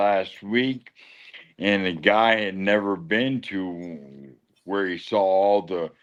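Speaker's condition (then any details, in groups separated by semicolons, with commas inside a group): Lou Gehrig's disease (ALS)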